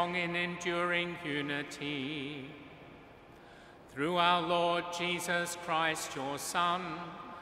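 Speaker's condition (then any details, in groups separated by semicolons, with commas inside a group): No condition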